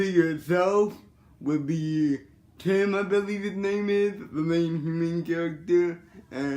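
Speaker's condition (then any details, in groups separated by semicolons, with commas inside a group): Cerebral palsy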